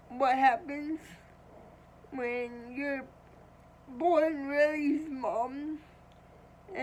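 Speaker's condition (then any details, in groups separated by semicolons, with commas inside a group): Cerebral palsy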